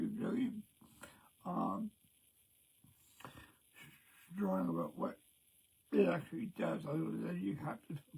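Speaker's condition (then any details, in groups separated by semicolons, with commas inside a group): Cerebral palsy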